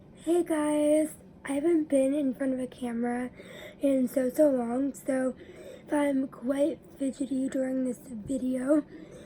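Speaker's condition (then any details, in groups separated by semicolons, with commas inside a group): Cerebral palsy; spastic diplegia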